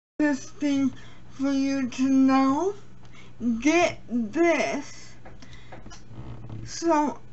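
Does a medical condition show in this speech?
Yes: cerebral palsy; premature birth.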